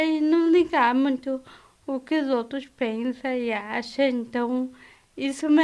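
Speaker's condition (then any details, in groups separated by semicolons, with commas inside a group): Cerebral palsy; from birth, oxygen deprivation at delivery, physical only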